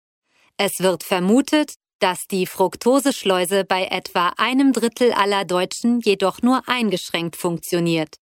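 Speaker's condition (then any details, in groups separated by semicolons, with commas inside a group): No condition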